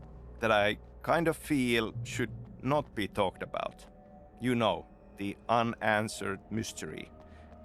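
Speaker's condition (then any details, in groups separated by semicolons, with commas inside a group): No condition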